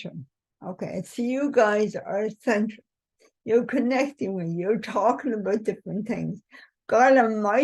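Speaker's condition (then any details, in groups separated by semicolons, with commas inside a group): Cerebral palsy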